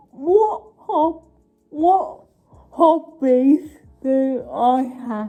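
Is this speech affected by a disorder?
Yes: cerebral palsy.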